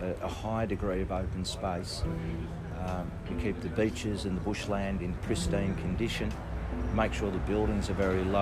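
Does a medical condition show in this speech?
No.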